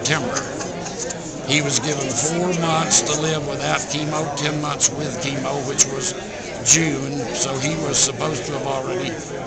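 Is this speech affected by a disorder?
No.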